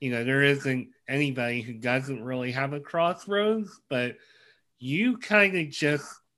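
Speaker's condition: Cleft lip and palate; congenital cleft lip and palate, craniofacial condition, many obstacles in life

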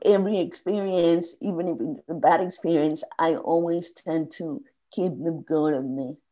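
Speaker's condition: Spasmodic dysphonia; hard to get words out

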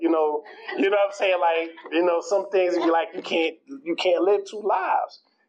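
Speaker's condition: No condition

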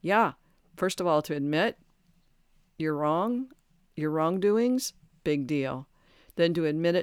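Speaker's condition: No condition

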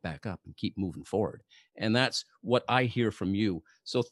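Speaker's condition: No condition

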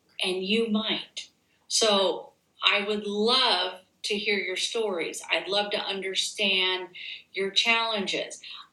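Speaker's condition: No condition

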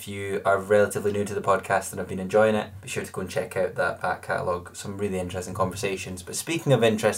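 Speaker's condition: No condition

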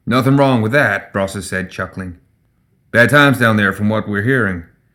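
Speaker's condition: No condition

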